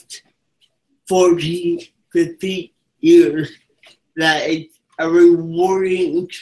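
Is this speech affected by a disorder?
Yes: cerebral palsy.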